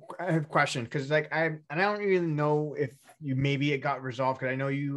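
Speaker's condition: No condition

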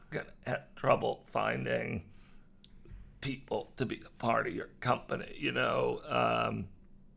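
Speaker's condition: Voice disorder; acquired voice disorder

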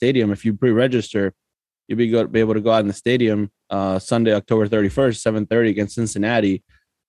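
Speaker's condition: No condition

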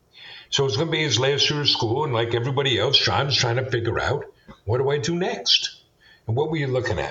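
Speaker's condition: No condition

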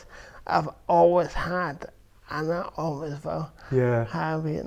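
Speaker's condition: Cerebral palsy; from birth; affects verbal speech

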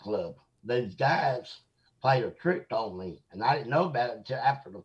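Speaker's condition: Mosaic Down syndrome; age 56

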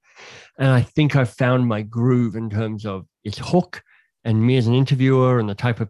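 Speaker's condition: Cleft lip and palate; slight speech impediment

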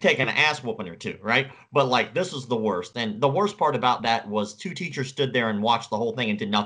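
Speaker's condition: Cleft palate; many surgeries before age 16

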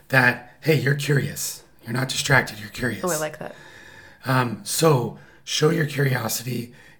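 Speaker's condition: Paralyzed vocal cord; caused by thyroid cancer; voice sounds different because of paralyzed vocal cord

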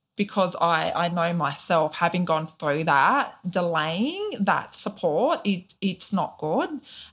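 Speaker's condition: Deafness, profound; born deaf

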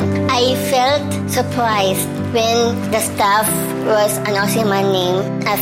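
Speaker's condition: Down syndrome; regular speech therapy since before Special Olympics, reading practices, speaking and MC invitations to build confidence

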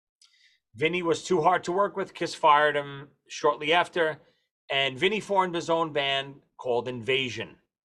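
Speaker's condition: No condition

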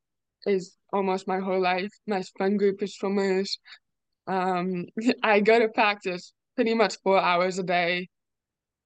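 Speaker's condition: Deafness; deaf or hard of hearing

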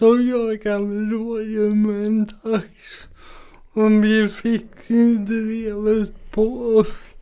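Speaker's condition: Cerebral palsy; from birth, oxygen deprivation at delivery, heart not beating at birth then restarted, spasms, right side harder to control; 26 years since onset, mild, long walks tiring, most tasks possible but very energy-consuming; mainly affects speech and balance

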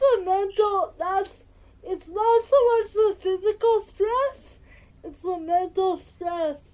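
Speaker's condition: Spastic cerebral palsy; uses cannabis for spasticity and pain

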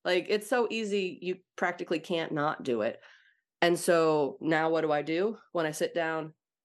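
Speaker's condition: No condition

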